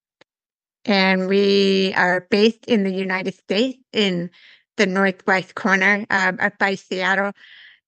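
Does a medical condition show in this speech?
Yes: severe to profound hearing loss; learned to listen and speak through early intervention in England.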